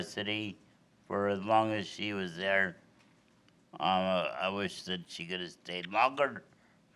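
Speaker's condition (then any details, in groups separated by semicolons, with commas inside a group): Cerebral palsy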